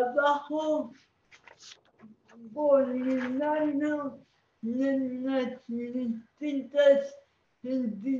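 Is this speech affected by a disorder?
Yes: cerebral palsy.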